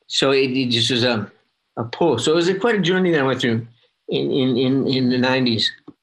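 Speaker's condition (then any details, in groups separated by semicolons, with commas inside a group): Early onset Parkinson's disease; halting at times, now fairly clear and robust, words come faster than can be spoken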